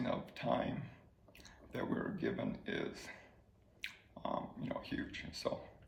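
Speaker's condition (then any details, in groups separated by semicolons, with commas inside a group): ALS; slowly progressing ALS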